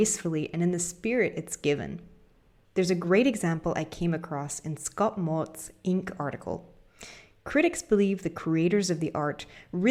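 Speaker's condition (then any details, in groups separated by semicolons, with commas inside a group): No condition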